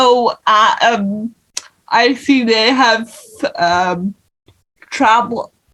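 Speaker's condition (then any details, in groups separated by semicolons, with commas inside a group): Cerebral palsy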